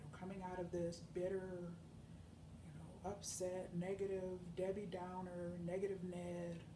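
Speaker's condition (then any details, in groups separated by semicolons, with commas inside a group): No condition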